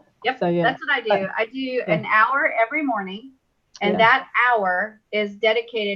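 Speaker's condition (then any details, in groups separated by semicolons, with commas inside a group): No condition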